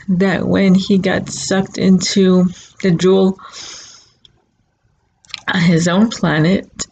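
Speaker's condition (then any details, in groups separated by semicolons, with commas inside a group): Cerebral palsy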